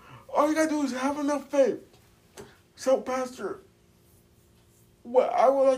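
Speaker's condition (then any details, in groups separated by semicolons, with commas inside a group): Cerebral palsy; uses wheelchair, age 42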